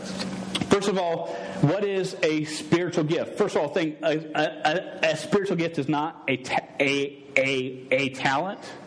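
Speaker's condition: Stuttering; long-standing stutter, present over 24 years, once fought calling to teach because unable to talk; says words would come out all wrong and different if he tried witnessing speech; repeated sounds, blocks

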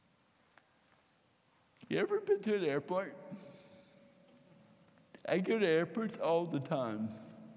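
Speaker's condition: Cerebral palsy, mild; walking regained through swimming and swim therapy

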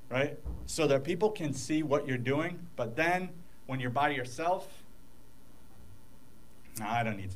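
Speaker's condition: No condition

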